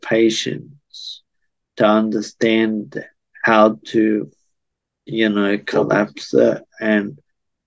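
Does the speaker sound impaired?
Yes: cerebral palsy.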